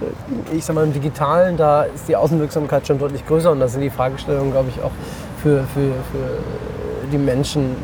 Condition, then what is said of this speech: Tourette syndrome. Also ich zucke viel mit dem Kopf und mit der Hand und vokal, naja, man hört halt manchmal so laut, ich habe jetzt keine komplexen Ticks, also sage jetzt keine Schimpfwörter oder irgendwelche zusammenhängenden Sätze.